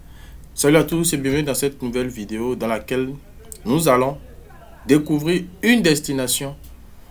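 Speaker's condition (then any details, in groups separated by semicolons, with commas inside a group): No condition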